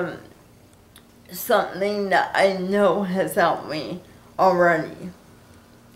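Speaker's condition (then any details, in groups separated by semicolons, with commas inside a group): Cerebral palsy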